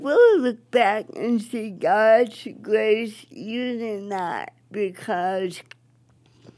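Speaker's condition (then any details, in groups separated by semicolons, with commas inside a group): Cerebral palsy; balance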